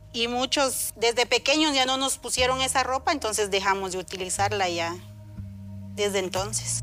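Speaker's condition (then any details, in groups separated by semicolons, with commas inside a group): No condition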